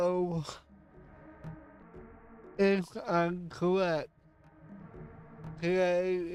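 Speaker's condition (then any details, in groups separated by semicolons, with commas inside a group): Cerebral palsy; affects voice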